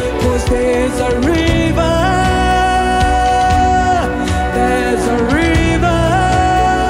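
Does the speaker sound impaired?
No.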